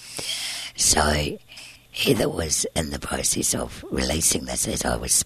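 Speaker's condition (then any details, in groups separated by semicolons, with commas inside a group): Tracheostomy and scarred vocal cord, laryngeal cysts, surgical vocal cord scarring; one vocal cord scarred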